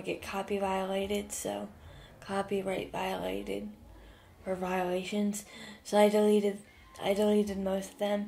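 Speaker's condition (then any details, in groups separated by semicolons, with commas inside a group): Cerebral palsy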